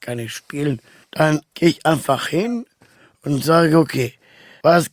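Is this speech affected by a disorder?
Yes: Down syndrome; trisomy 21.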